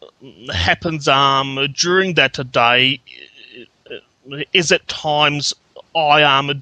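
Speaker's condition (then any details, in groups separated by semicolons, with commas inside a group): Stuttering; described as never that bad; fluent when acting, stutters once fluency noticed, worse in small groups, rare at home unless angry; prolonged sounds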